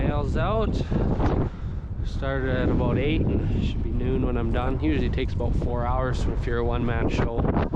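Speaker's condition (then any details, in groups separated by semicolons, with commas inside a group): No condition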